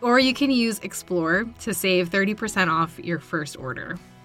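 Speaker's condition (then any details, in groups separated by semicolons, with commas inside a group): No condition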